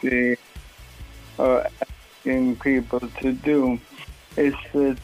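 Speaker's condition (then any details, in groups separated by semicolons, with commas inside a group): Motor neuron disease; onset with tremors, some days hard to walk; tremors began nearly 2 years ago, diagnosed 18 months ago; voice affected, voice not lost currently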